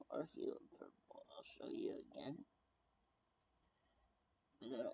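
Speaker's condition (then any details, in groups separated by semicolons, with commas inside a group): Brain injury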